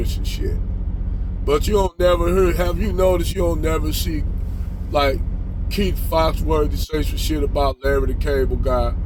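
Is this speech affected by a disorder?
No.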